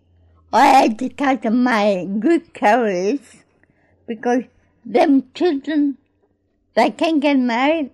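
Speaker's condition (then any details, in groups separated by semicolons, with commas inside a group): Cerebral palsy; born in Greece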